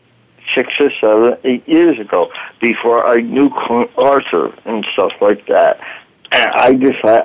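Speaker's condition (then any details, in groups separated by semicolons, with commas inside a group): Voice box damage from tracheostomy; lasting physical voice challenge from damaged voice box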